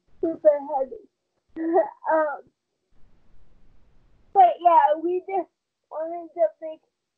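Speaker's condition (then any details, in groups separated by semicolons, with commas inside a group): Cerebral palsy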